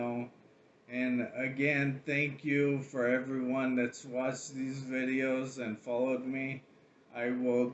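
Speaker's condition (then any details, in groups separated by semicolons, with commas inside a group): ALS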